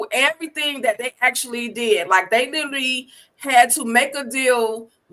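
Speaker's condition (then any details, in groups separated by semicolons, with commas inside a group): No condition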